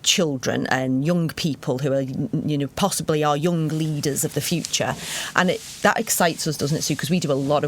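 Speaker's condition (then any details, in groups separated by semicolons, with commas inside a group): No condition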